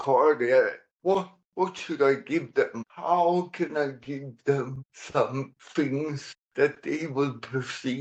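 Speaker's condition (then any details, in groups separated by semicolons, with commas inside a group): Cerebral palsy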